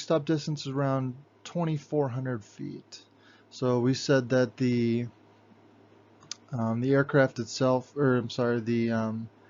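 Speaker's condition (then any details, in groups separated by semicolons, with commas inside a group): No condition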